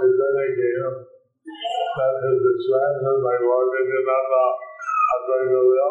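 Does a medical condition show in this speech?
Yes: stroke with facial paralysis; half the face paralyzed; about 15 years since stroke; speech hard for some listeners to understand, another person repeats speech for listeners.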